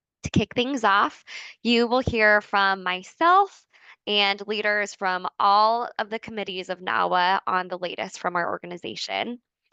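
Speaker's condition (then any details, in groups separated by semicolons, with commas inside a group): No condition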